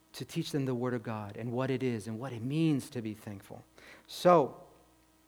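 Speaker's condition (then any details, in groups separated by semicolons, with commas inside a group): No condition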